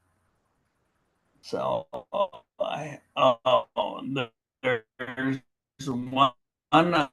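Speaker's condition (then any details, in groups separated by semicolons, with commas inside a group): Primary lateral sclerosis, bulbar onset; oral onset, slurred speech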